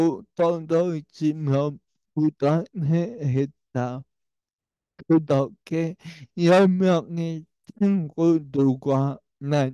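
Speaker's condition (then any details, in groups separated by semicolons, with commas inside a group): Brain lesion disability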